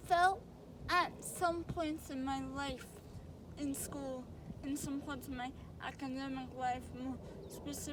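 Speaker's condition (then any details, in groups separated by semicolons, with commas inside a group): Cerebral palsy; affects all four limbs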